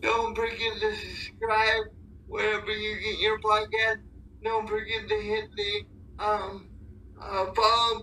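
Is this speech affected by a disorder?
Yes: cerebral palsy; physically challenged.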